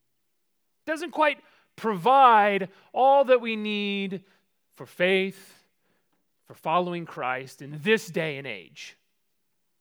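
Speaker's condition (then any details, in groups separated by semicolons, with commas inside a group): No condition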